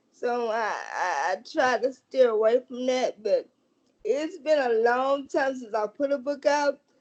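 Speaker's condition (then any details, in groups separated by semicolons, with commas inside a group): Cerebral palsy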